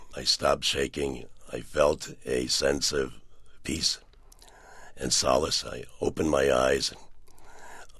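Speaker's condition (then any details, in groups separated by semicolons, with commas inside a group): Partial laryngectomy for throat cancer, partial (80% of larynx removed); Cleveland Clinic experimental surgery attaching left neck muscles to larynx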